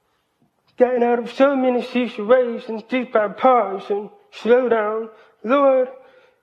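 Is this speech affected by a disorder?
Yes: hearing loss, cochlear implant; completely deaf until age 12, invasive painful surgery, speech therapy, college; doctors predicted poor speech at age 5, parents pushed speaking over sign language.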